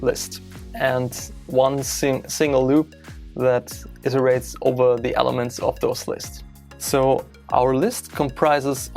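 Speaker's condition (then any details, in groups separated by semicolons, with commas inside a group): No condition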